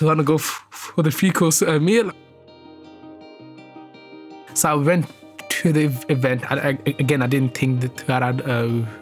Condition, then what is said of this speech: Stuttering. You can probably tell in the last 30 seconds I stammered less.